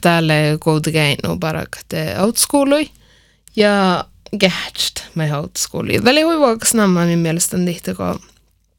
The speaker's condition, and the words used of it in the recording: None; typical speech.